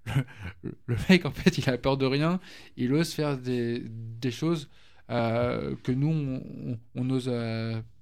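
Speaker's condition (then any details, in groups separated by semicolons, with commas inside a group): Stuttering; stuttering since early childhood, severe until age 20; until age 20 unable to say two words in a row, school oral work difficult; repeated sounds, repeated words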